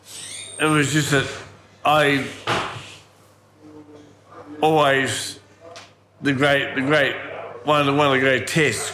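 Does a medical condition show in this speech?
Yes: ataxia from brain damage; acquired cerebellar brain damage at university, pelvic fractures, internal injuries, 2 years hospital, rehab, physio, speech therapy; slurred voice, often taken for drunk.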